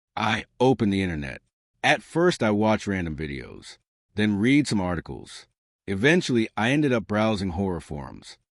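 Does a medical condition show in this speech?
No.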